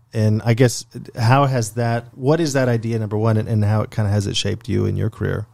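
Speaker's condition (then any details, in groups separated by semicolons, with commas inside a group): No condition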